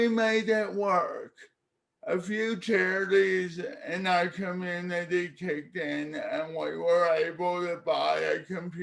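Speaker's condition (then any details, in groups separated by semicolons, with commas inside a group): Cerebral palsy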